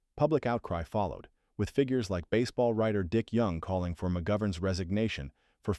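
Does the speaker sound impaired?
No.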